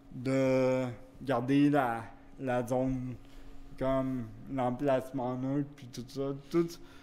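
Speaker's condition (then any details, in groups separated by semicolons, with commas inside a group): Cerebral palsy; wheelchair use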